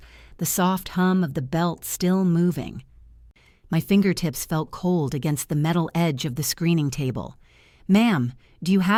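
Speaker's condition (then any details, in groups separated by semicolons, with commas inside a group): No condition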